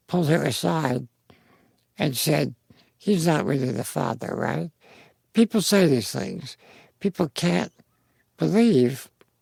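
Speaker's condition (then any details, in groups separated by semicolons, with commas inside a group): Spinal muscular atrophy, congenital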